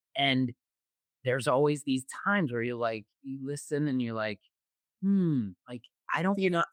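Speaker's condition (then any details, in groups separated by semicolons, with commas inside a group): No condition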